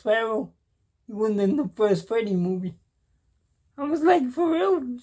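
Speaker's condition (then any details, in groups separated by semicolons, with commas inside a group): Cerebral palsy; cannot walk, uses wheelchair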